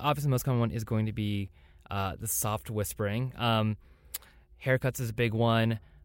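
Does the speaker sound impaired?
No.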